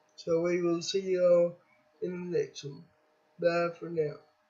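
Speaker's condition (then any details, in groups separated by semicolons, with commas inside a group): Cerebral palsy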